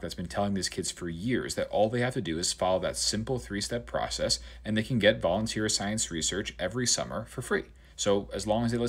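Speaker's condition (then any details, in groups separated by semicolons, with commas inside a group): No condition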